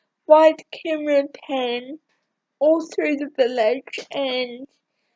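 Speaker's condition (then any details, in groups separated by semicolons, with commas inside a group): Cerebral palsy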